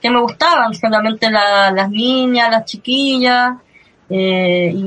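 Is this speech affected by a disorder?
Yes: cleft lip and palate; since early childhood.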